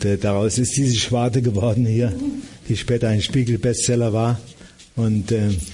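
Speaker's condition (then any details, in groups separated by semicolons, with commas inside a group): Parkinson's disease; confirmed by brain imaging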